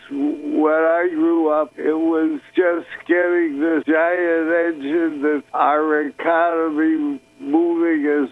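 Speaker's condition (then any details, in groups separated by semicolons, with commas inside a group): Parkinson's disease; sounds as before to own ear on playback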